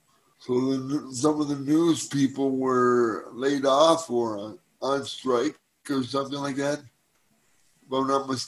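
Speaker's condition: Cerebral palsy; from birth

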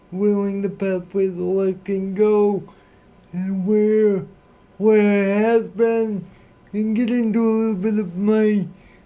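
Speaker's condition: Cerebral palsy

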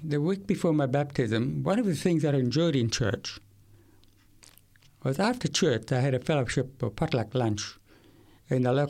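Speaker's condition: Severe to profound hearing loss; uses hearing aids

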